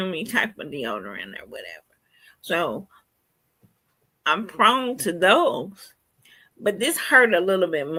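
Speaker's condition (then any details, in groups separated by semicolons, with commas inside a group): Cerebral palsy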